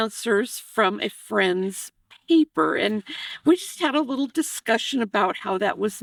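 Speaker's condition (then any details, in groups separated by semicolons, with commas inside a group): No condition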